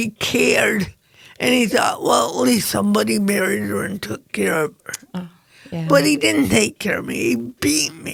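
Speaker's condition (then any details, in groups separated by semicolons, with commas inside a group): Cerebral palsy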